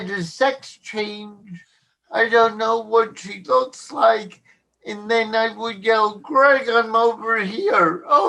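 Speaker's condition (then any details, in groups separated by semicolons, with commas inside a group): Cerebral palsy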